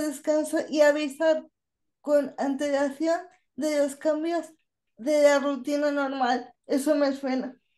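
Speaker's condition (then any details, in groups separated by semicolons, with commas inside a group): Cerebral palsy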